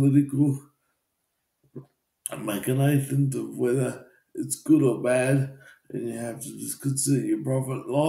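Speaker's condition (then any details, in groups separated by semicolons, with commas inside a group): Cerebral palsy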